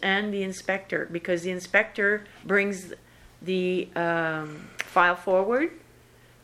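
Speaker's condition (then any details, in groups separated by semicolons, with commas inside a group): No condition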